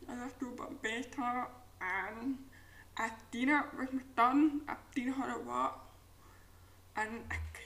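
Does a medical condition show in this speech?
Yes: profound deafness; present since birth, struggled with hearing before implant; cochlear implant two years ago, now hears many previously unheard sounds; unsure whether speech clear enough to understand, captions provided for accessibility.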